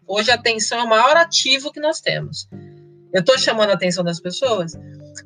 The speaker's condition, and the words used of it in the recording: No condition.